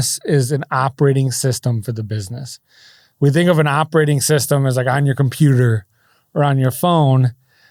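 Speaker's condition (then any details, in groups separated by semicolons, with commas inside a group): No condition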